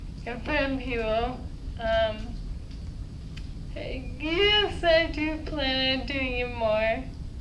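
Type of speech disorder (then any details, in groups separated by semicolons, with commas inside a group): Ataxic dysarthria; Friedreich's ataxia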